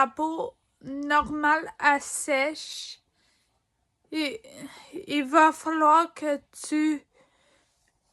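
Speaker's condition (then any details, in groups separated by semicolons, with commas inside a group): Ataxia; degenerative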